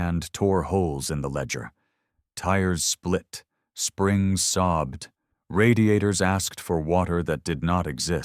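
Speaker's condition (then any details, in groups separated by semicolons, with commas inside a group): No condition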